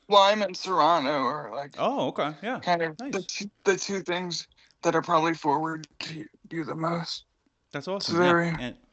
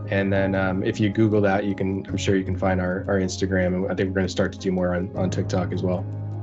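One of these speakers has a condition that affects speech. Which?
The first: cerebral palsy; present from birth.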